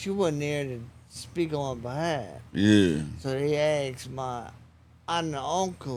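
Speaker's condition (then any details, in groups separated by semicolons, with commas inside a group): Traumatic brain injury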